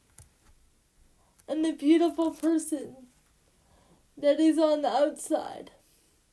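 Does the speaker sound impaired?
Yes: cerebral palsy; trouble getting words out, speaking only two words at a time.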